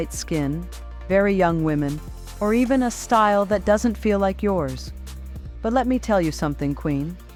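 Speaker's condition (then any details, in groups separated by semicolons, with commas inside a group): No condition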